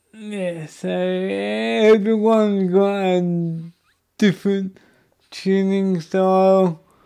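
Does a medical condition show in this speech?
Yes: cerebral palsy.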